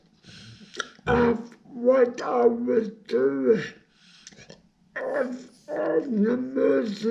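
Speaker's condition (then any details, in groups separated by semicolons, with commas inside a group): Brain injury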